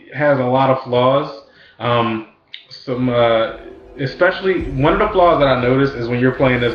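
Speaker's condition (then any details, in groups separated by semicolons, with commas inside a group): No condition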